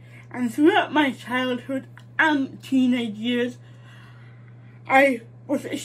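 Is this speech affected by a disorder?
Yes: mild cerebral palsy; struggles with speech.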